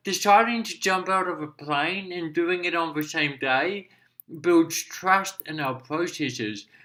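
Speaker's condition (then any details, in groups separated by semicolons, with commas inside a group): Cerebral palsy; speech therapy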